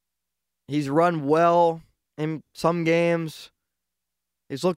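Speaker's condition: No condition

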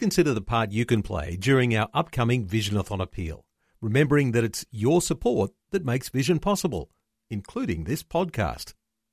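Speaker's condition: No condition

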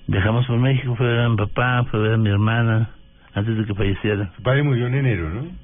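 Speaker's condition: Parkinson's disease; sometimes understood

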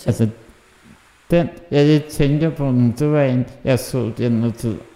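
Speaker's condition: Muscular dystrophy (muskelsvind); recessive

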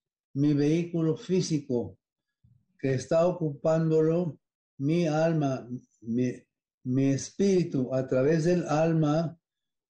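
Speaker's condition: Parkinson's disease; sudden difficulty swallowing and salivating about four months ago

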